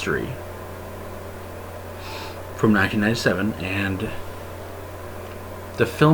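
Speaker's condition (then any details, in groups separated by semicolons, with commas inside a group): No condition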